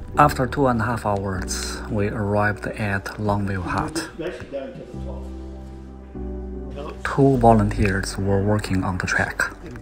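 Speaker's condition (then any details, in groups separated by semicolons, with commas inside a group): No condition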